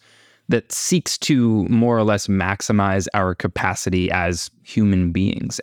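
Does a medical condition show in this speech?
No.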